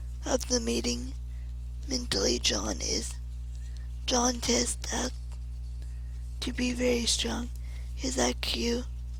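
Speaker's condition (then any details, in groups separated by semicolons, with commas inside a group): Cerebral palsy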